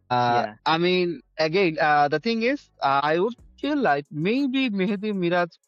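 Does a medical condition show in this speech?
No.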